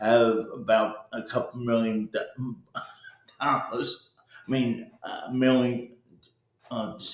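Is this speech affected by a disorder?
Yes: cerebral palsy.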